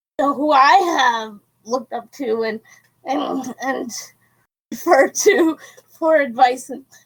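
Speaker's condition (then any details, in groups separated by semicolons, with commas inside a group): Cerebral palsy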